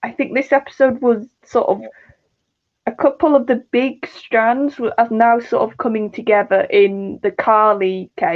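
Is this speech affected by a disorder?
No.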